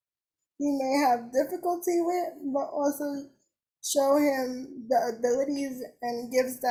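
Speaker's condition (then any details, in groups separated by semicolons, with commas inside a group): Cerebral palsy; uses wheelchair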